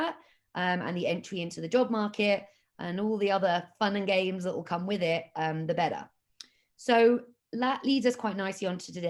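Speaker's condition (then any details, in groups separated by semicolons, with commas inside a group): No condition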